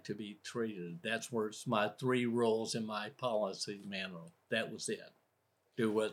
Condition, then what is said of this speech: Aphasia. I taught myself to talk frontwards, backwards in the last 4 years.